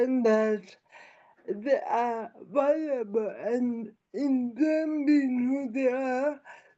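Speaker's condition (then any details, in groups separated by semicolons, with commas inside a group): Cerebral palsy; from birth, early therapy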